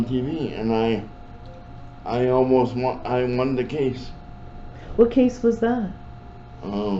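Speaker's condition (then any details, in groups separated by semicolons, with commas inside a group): Cerebral palsy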